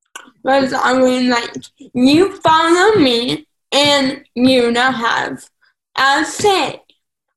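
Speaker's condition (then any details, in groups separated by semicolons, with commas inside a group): Cerebral palsy; some mental developmental delay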